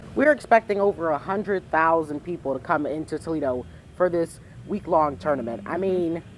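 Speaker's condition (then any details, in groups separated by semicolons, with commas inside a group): No condition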